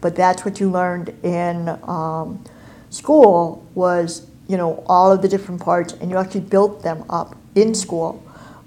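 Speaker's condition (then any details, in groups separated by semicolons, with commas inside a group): Cleft palate and cleft lip; congenital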